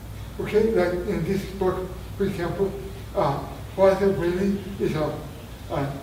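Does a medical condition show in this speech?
Yes: traumatic brain injury; near-fatal injury.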